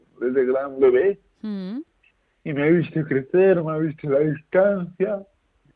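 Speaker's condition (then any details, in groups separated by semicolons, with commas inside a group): Cerebral palsy; mainly physical effects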